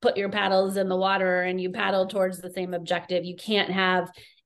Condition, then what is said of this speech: None; typical speech.